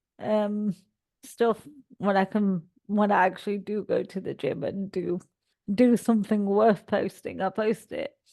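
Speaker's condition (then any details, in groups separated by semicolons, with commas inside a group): Cerebral palsy; all four limbs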